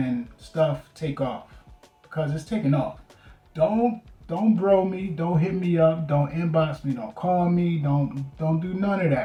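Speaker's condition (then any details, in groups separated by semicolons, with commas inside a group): No condition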